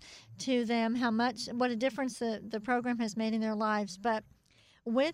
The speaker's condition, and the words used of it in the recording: Cleft palate. Right now, I mean, this is not easy for me to do a radio interview.